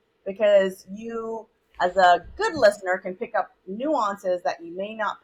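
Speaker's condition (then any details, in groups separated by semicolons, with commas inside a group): No condition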